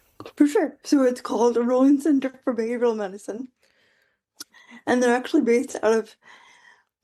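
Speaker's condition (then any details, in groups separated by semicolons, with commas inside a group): Quadriplegic cerebral palsy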